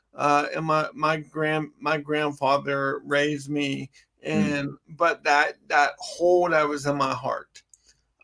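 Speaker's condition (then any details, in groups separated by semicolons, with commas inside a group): Cerebral palsy; from birth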